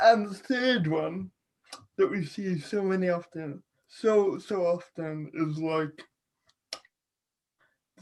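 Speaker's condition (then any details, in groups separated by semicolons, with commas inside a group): Cerebral palsy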